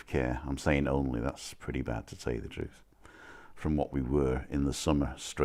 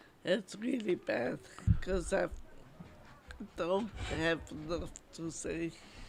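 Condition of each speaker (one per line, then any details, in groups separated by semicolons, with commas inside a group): No condition
Multiple sclerosis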